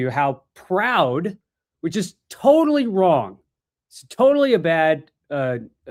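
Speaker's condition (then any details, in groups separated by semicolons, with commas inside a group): No condition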